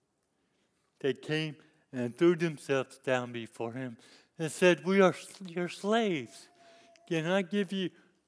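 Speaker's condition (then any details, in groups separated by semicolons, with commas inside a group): Cerebral palsy; lifelong disability since youth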